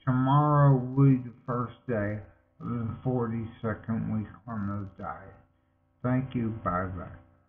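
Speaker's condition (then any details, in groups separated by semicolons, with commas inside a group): Multiple sclerosis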